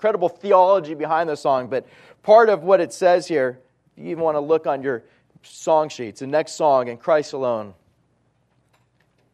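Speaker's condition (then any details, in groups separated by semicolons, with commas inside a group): No condition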